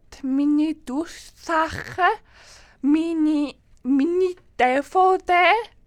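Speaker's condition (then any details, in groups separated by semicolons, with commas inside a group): Cerebral palsy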